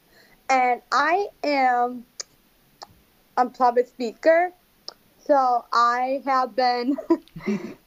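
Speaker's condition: Down syndrome

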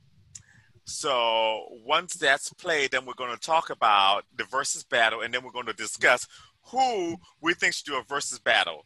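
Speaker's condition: No condition

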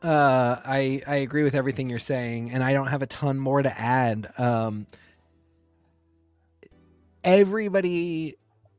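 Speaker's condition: No condition

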